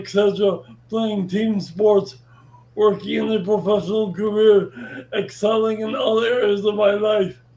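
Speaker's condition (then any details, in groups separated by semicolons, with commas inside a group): Brain injury; speech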